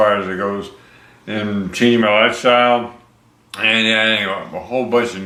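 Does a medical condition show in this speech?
Yes: Parkinson's disease; progressive, deep brain stimulation; DBS improved symptoms; hand, foot and speech motor problems, speech changed over time.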